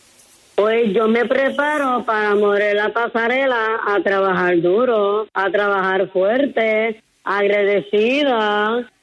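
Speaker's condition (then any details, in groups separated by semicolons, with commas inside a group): Down syndrome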